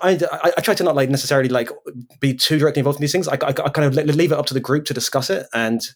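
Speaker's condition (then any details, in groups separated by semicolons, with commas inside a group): Stutter; speech impediment; disfluent moment noted during this recording; makes recording podcasts difficult, still runs own podcast; repeated sounds, repeated words, prolonged sounds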